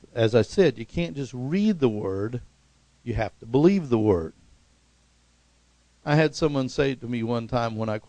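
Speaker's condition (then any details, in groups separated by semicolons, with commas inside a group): No condition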